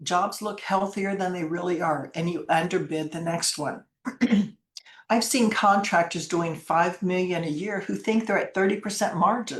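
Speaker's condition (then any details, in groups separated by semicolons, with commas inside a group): No condition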